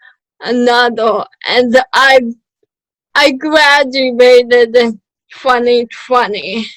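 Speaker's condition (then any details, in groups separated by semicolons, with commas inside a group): Cerebral palsy; self-identified, spasticity, wheelchair user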